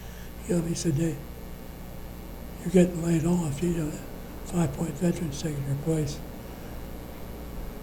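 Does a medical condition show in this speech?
Yes: Parkinson's disease.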